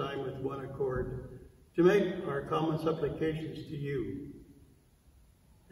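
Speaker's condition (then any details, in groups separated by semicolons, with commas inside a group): No condition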